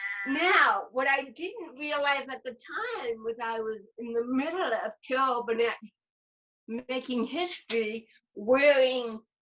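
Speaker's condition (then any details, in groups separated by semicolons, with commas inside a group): Cerebral palsy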